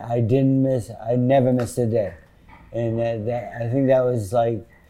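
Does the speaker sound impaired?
Yes: Parkinson's disease; sometimes.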